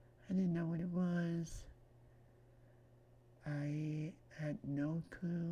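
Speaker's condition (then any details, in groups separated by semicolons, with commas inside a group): Myasthenia gravis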